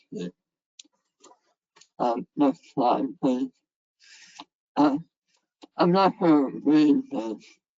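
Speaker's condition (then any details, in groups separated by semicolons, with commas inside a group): Head and neck cancer; left vagus nerve severed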